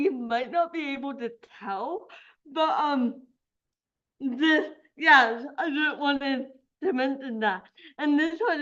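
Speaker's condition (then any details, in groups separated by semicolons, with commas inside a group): Cerebral palsy; brain damage around birth, affects walking and speech, wears braces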